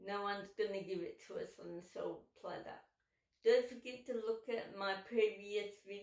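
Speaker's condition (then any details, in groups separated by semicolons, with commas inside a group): Cerebral palsy, dystonic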